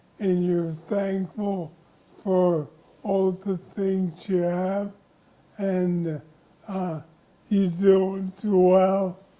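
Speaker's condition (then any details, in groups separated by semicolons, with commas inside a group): ALS; onset in hands; speech noticeably affected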